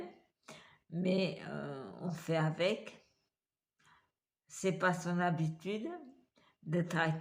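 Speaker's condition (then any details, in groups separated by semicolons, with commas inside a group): Multiple sclerosis; uses wheelchair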